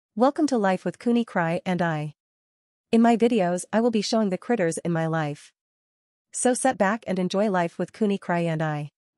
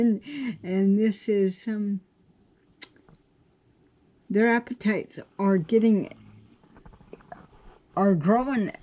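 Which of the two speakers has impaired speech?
The second: cerebral palsy; affects standing and balance.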